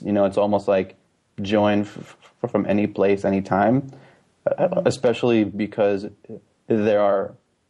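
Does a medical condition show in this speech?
Yes: stuttering; formerly on receiving end of stuttering support groups, NSA local chapters; talks more freely about and advertises stuttering, less ashamed since joining Stutter Social hangouts; here repeated sounds, blocks.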